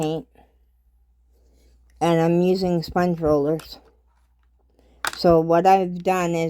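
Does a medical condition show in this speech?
Yes: cerebral palsy.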